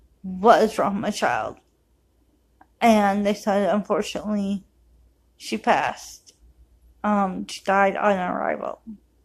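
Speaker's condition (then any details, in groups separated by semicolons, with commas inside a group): Cerebral palsy; affects walking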